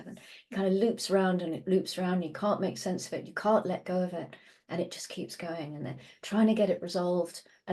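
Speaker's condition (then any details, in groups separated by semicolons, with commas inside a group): No condition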